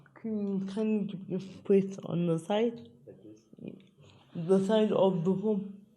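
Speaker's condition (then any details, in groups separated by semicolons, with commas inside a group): Spastic cerebral palsy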